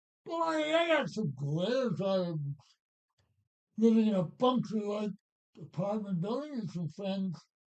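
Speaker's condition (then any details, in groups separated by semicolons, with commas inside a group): Parkinson's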